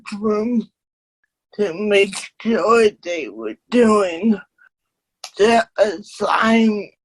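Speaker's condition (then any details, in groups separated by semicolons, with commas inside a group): Cerebral palsy; slight speech impediment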